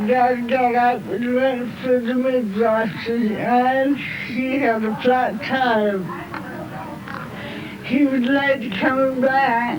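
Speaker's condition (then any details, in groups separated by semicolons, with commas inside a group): Cerebral palsy; present from birth, uses feet for fine tasks; halting voice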